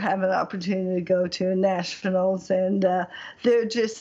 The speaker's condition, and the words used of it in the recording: ALS (motor neuron disease). It takes a lot of effort to try to make the tongue work.